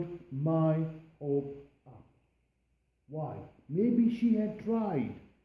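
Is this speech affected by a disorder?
No.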